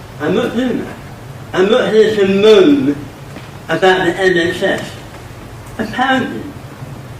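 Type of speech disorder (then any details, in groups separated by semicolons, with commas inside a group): Dysarthria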